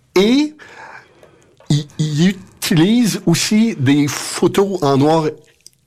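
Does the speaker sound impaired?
Yes: stuttering; developmental, lifelong, stated genetic basis; often unable to get words out, a wall to cross each time speaking; here repeated sounds, prolonged sounds.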